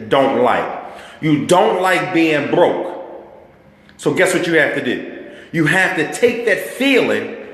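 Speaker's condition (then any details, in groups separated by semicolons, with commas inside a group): No condition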